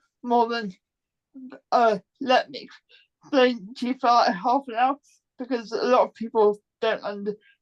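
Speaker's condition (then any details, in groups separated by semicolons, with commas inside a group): Cerebral palsy; complex form, present from birth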